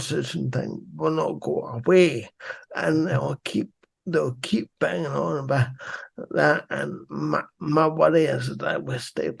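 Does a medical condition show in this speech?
Yes: cerebral palsy.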